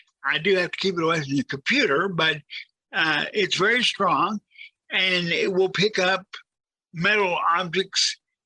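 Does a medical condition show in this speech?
Yes: cerebral palsy; from birth, quadriplegic, wheelchair most of life.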